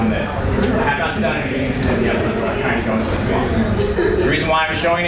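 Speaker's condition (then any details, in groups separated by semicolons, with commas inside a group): No condition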